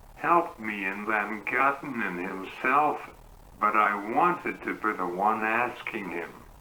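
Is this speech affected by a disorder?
Yes: cerebral palsy; communicates by typing, slow typing, scripts written in advance.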